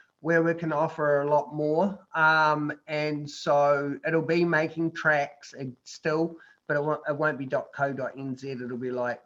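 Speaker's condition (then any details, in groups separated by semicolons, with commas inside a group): No condition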